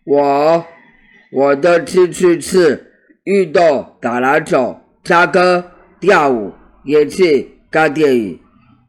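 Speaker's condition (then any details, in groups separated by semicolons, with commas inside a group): Down syndrome; articulation less clear in Down syndrome children per mother, some word repetitions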